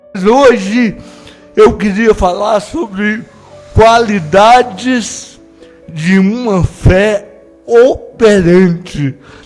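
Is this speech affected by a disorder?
Yes: cerebral palsy; no speech as child.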